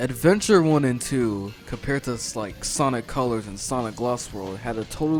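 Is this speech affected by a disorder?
No.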